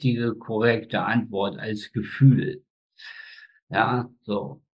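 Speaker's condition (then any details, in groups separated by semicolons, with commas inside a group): Spastic tetraparesis; facial paralysis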